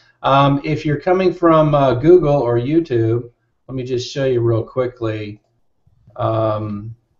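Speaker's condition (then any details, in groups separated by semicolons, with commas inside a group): No condition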